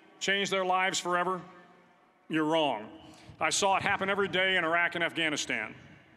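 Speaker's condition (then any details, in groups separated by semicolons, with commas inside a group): No condition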